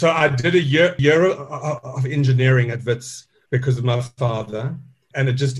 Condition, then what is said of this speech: Stuttering. Well, I think the first challenge that I had, which I still live with, is a speech impediment.